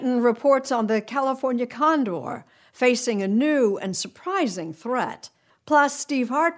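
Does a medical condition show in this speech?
No.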